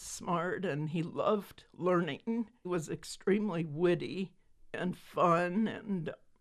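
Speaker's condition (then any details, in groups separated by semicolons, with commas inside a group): Spasmodic dysphonia; vocal cord tremor; voice strains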